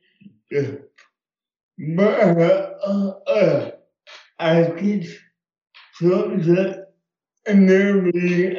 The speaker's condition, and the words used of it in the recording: Cerebral palsy. I am now the writer who cannot write and the speaker who cannot speak.